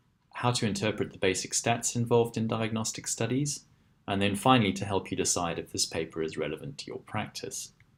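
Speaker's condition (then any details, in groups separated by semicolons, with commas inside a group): No condition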